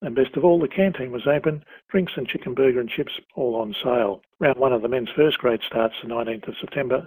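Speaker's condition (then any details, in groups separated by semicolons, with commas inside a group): No condition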